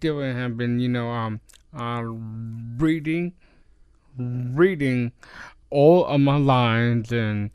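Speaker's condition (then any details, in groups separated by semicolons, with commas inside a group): Down syndrome; genetic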